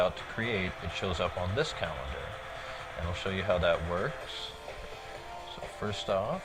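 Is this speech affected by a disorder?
No.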